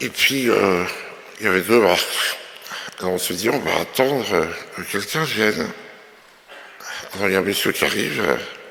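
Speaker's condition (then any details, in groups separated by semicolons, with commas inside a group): Myopathy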